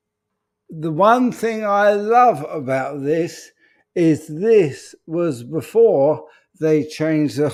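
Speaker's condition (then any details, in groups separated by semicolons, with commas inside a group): ALS; speech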